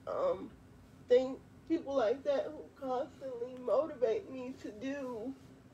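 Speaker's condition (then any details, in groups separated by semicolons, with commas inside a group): Quadriplegic cerebral palsy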